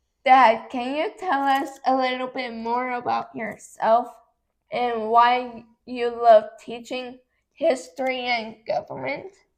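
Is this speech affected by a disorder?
Yes: cerebral palsy; affects muscles.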